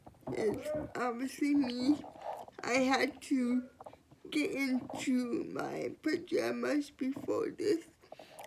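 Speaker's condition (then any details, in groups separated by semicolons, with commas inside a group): Cerebral palsy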